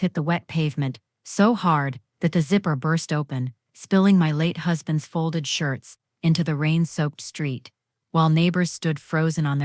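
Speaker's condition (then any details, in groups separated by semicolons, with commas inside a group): No condition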